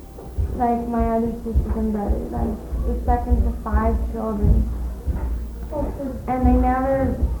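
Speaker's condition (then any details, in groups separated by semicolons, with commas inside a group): Cerebral palsy; premature birth, cranium damaged during delivery, maternal Asian flu, diagnosed at 1.5 years, many surgeries; non-progressive, plateau in abilities, walks without wheelchair, no formal physical therapy; speaks fluently with few pauses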